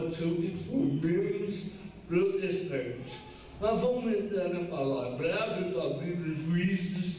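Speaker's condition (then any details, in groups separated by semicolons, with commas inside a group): Cerebral palsy; no speech as child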